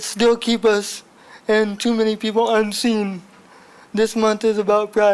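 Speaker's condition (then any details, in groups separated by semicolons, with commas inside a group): Cerebral palsy; present from birth, uses wheelchair; speech sounds a little different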